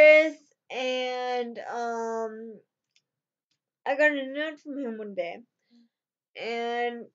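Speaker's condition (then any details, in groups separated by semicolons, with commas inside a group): Cerebral palsy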